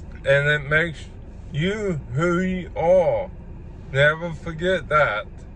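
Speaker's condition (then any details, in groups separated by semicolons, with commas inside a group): Ataxic cerebral palsy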